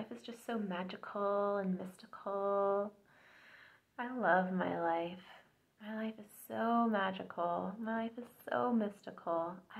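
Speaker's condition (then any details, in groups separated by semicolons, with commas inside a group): No condition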